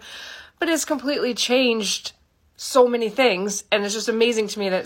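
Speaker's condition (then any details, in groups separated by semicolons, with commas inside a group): No condition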